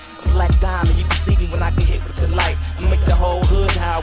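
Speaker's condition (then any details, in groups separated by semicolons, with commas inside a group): No condition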